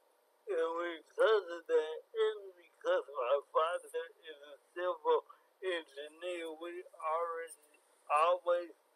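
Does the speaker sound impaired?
Yes: cerebral palsy; from birth, born very premature, affects fine motor skills, cognition unaffected; difficulty tying shoes and writing, types everything.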